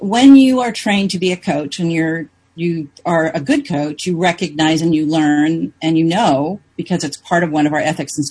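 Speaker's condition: No condition

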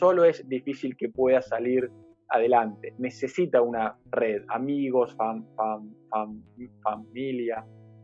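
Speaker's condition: Stuttering; stuttering since childhood, attended Asociación Argentina de Tartamudez as child, later left and returned; not fluent, blocks and repetitions, some days many blocks; repeated sounds, prolonged sounds

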